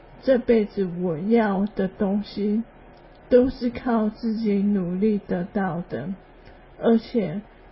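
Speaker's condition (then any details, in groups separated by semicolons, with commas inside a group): ALS; slower speech, quieter voice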